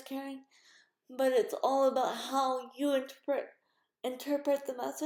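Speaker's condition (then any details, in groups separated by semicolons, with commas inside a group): Cerebral palsy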